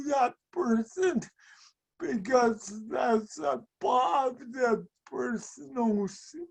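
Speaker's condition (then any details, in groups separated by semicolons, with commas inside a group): Speech and mobility impairment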